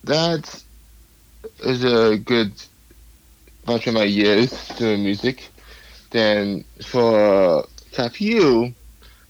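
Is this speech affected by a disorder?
Yes: cerebral palsy; cerebral palsy from birth, lifelong, affects speech and physical abilities; hard for others to understand at first.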